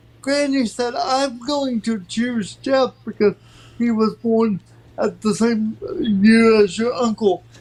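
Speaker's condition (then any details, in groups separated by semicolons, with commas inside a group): Cerebral palsy; from birth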